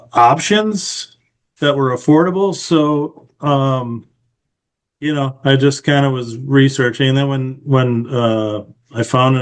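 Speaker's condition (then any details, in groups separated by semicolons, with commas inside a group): No condition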